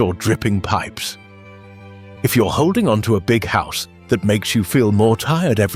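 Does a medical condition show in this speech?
No.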